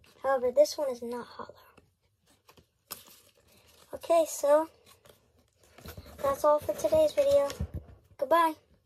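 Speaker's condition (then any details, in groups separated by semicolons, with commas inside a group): No condition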